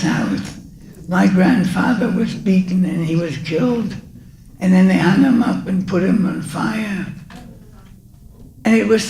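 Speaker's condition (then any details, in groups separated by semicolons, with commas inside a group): Parkinson's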